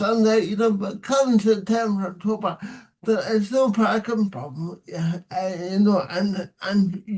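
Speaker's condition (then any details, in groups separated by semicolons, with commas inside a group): Cerebral palsy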